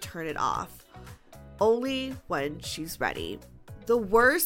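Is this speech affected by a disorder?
No.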